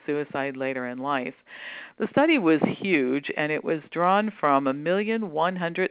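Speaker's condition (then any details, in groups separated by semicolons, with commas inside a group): No condition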